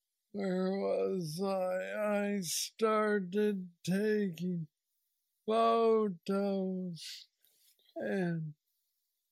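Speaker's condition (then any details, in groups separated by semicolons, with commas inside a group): Parkinson's disease; most aggressive form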